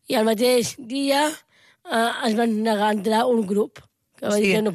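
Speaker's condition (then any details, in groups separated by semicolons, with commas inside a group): Down syndrome; intellectual disability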